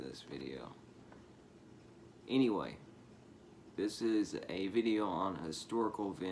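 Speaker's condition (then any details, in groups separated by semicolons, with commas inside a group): No condition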